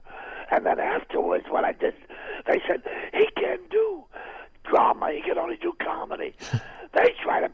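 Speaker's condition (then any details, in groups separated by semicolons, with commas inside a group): Throat cancer, vocal cord removed, partial laryngectomy, right vocal cord removed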